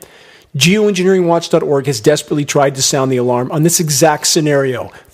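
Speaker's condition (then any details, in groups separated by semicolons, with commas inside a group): No condition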